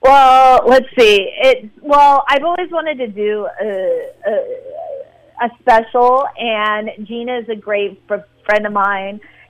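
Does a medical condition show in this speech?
Yes: stuttering; adult stuttering, present since childhood; barely noticeable on the show per host, word and part-word repetitions; here repeated sounds, repeated words, prolonged sounds.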